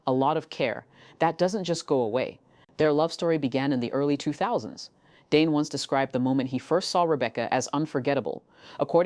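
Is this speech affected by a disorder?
No.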